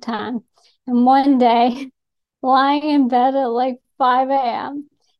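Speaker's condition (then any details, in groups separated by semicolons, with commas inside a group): ALS; atypical young woman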